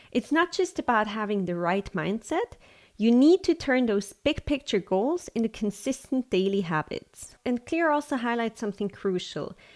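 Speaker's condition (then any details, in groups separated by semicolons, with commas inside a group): No condition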